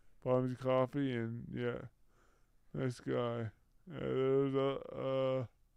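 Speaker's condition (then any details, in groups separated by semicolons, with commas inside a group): Brain injury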